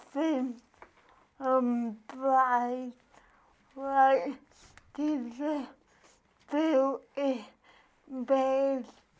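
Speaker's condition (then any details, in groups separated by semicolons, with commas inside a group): Cerebral palsy; from birth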